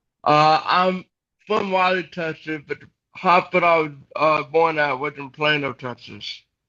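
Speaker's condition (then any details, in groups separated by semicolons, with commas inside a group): Cerebral palsy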